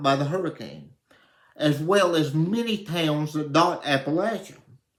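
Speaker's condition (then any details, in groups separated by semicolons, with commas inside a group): Cerebral palsy; reports speaking clearly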